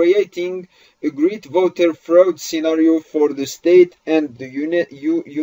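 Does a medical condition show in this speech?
No.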